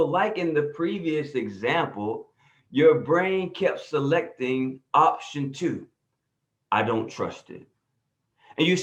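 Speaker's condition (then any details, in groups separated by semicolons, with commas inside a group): No condition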